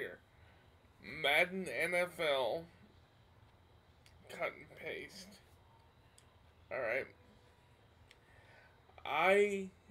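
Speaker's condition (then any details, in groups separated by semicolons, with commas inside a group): Cerebral palsy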